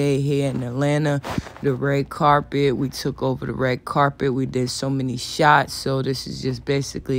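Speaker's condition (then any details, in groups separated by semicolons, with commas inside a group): No condition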